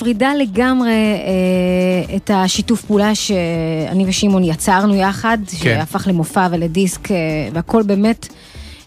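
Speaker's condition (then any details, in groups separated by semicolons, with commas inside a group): No condition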